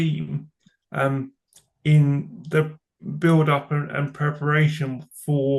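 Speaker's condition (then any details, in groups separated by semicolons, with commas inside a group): Cerebral palsy; from birth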